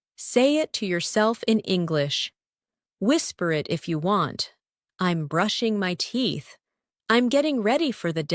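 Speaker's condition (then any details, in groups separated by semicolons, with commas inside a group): No condition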